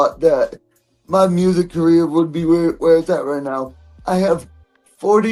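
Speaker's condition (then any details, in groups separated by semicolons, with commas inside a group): Cerebral palsy; present from birth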